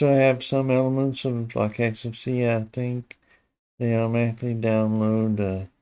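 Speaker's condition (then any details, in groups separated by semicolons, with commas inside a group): Parkinson's disease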